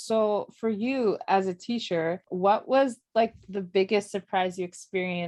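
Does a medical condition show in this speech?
No.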